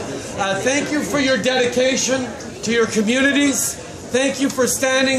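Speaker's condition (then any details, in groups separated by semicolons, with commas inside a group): No condition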